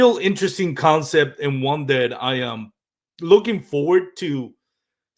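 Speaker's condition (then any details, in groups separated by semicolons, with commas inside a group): No condition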